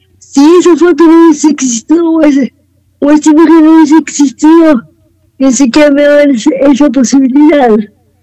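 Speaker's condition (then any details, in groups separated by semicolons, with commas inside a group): Cerebral palsy; no seizures, no medication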